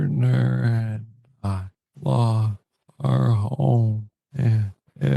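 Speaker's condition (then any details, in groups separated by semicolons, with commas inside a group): Parkinson's disease; diagnosed at age 35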